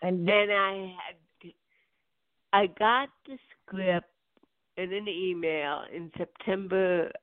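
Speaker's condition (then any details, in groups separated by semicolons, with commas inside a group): Cerebral palsy; birth onset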